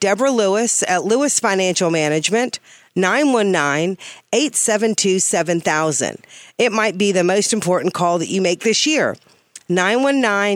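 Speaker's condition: No condition

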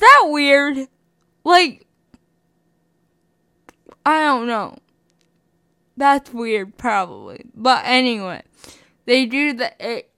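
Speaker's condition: Spastic cerebral palsy, mixed, mostly spastic

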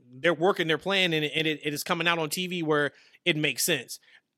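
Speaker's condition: No condition

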